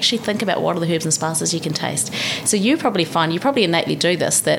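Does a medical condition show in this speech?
No.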